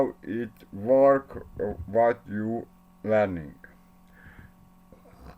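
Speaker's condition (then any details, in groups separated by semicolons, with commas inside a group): Cerebral palsy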